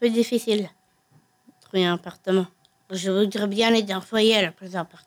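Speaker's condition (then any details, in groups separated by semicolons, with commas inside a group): Down syndrome; trisomy 21, 47 chromosomes instead of 46; adult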